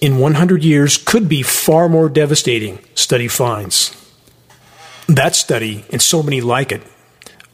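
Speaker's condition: No condition

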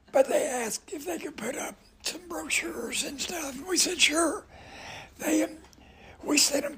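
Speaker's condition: Voice damage from cancer; cancer damage to voice box

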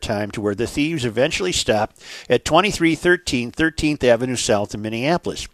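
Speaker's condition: No condition

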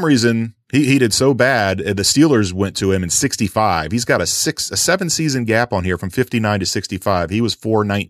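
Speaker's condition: No condition

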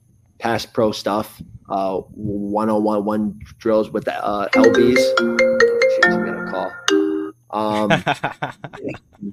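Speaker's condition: Stutter; lifelong stutter since childhood, took 5 or 6 college public speaking courses; stutter not really showing now, per host; repeated sounds, prolonged sounds

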